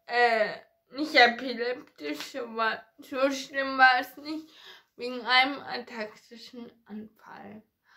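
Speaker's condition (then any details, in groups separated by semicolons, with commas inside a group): Ataxia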